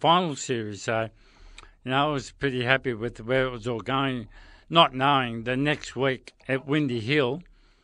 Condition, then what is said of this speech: ALS (motor neuron disease). And apart from your speech, you look very, very well.